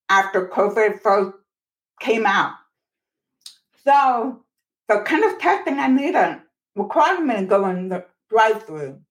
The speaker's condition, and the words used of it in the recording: Deafness. I also ran into what you're describing, being shunned because I speak or wear a bionic ear.